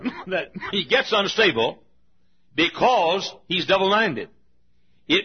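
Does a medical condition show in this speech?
No.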